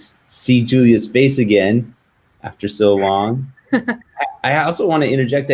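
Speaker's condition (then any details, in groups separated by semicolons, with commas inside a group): No condition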